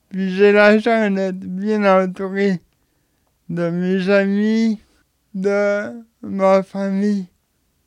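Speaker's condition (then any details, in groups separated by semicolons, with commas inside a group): Cerebral palsy; age 31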